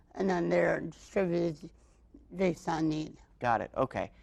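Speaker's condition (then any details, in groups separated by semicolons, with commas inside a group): Mild cerebral palsy; early childhood speech therapy, atypical-sounding speech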